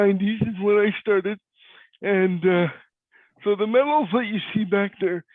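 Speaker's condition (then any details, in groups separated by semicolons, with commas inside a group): Cerebral palsy; cannot walk; diagnosed at 10 months; voice is different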